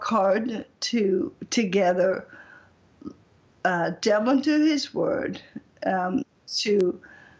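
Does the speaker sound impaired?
Yes: bulbar ALS; bulbar onset ALS, speech, swallow and breathing presentation, expected faster progression, voice expected to go sooner; recently diagnosed, choking first then speech changes, careful eating, breathing difficulty when choking, stamina can wane; lisp, difficulty with articulation, effortful tongue movement, not speaking clearly, ALS impact audible.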